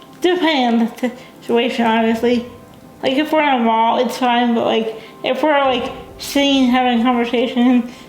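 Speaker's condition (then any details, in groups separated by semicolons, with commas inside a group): Cerebral palsy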